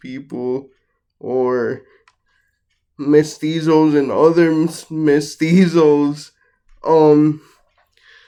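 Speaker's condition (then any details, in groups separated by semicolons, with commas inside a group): Ataxic cerebral palsy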